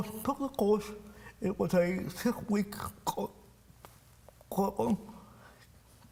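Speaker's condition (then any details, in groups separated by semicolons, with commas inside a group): Cerebral palsy; speech impairment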